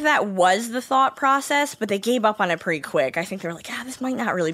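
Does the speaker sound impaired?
Yes: cleft lip and palate; congenital cleft lip and palate, nose to back of throat, split uvula, unfused jawbone, facial scarring; adult, cleft surgically repaired, multiple childhood surgeries including one at age seven; clinicians watched for nasal speech after surgery, speaker attributes nasal sound to Western New York accent.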